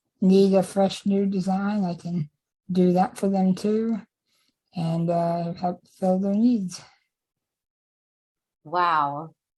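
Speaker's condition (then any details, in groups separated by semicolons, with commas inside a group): Spinal muscular atrophy type 2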